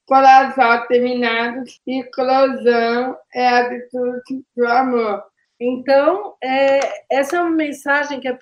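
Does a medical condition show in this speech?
Yes: Down syndrome; co-occurring autism; 21 years old, mother Noemi Rebelo assists as second voice in interview; slight diction difficulty, some difficulty speaking, cognitive difficulty, needs simple direct words, speaking not easy.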